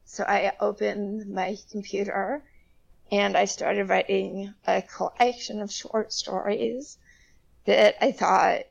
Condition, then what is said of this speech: Spasmodic dysphonia. I just sound like this. I'm not nervous. I always sound like this.